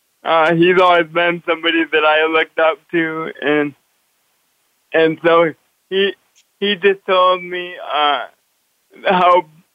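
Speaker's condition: Cerebral palsy; walks with walker

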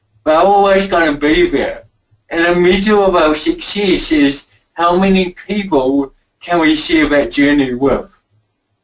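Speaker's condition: Cerebral palsy; cerebral palsy from birth

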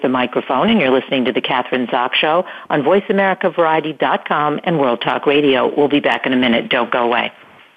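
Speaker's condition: No condition

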